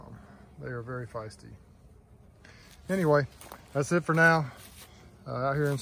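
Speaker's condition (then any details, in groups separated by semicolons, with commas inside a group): No condition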